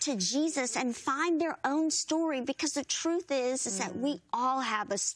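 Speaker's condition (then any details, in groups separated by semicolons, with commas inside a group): Bilateral cleft lip and palate; severe bilateral cleft lip and palate from birth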